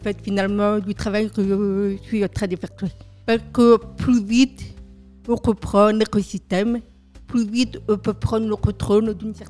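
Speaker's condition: Profound deafness from birth

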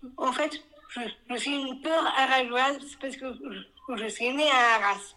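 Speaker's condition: Down syndrome; trisomy 21; age 37, adult woman

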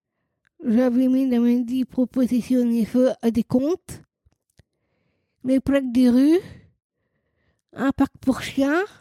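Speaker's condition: Down syndrome, trisomy 21

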